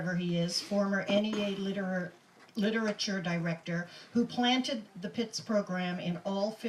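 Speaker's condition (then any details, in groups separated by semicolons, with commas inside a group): No condition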